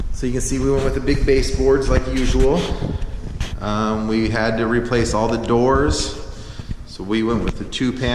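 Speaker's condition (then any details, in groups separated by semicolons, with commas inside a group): No condition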